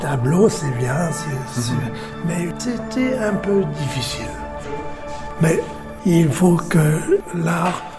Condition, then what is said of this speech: Aphasia. Oui, je progresse de plus en plus, mais c'est long.